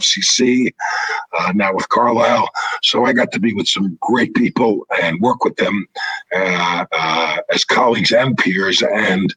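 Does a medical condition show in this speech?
Yes: throat cancer, vocal cords removed; no voice for about five years after vocal cord removal, now partial voice.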